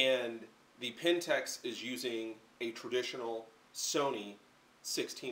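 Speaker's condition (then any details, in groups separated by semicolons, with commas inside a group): No condition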